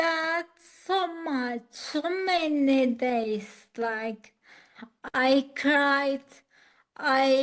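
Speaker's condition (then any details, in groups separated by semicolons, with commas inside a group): Acquired ataxia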